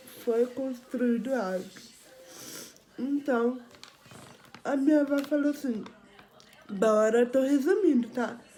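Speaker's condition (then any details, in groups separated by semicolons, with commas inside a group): Cerebral palsy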